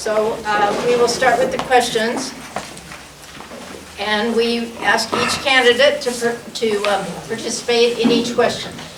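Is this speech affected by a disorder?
No.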